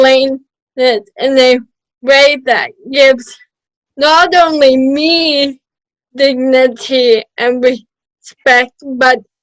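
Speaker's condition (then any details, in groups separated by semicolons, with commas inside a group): Cerebral palsy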